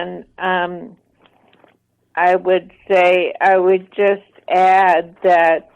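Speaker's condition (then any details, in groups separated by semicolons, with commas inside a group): ALS, mild; voice slightly impaired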